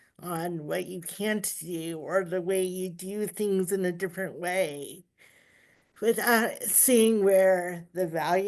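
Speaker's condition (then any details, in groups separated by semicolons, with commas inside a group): Cerebral palsy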